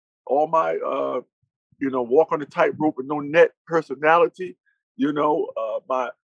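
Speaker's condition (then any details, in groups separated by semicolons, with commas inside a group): No condition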